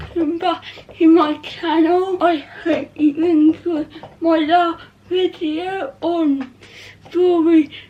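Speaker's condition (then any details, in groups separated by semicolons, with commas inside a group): Cerebral palsy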